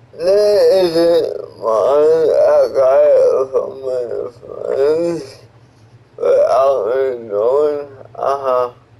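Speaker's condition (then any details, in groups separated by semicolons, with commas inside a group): Cerebral palsy; one hand affected; atypical speech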